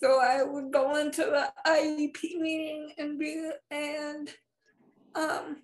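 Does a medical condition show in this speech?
Yes: spastic cerebral palsy.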